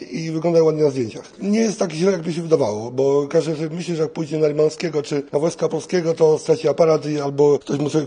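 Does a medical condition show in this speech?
No.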